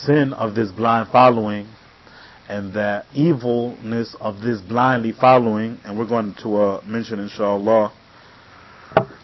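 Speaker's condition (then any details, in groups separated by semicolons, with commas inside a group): No condition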